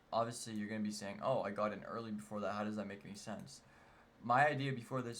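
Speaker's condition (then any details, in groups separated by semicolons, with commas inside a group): No condition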